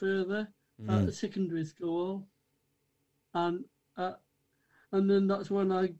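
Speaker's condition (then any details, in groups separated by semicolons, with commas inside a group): Down syndrome; from birth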